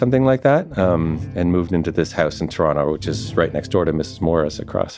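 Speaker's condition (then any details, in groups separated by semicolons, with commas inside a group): No condition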